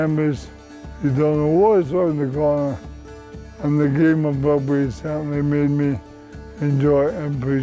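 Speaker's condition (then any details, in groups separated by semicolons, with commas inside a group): Motor neurone disease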